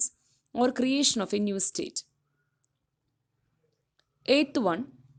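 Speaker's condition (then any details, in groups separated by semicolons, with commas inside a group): No condition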